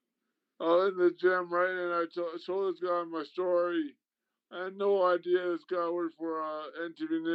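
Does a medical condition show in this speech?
Yes: traumatic brain injury.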